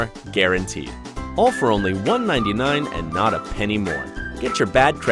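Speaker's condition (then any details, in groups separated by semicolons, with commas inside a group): No condition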